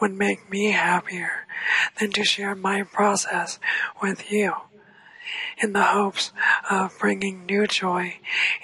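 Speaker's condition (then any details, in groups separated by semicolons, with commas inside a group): ALS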